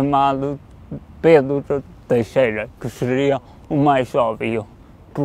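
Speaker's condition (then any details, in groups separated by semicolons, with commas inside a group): Cerebral palsy; motor problems; age 28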